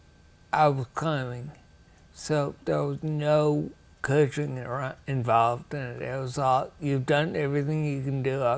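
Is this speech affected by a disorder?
Yes: ataxia; rare, progressive.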